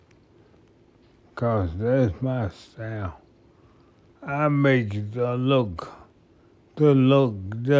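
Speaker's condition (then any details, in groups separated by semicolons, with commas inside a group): Multiple sclerosis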